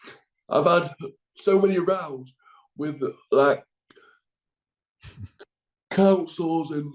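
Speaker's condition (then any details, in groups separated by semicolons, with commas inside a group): Cerebral palsy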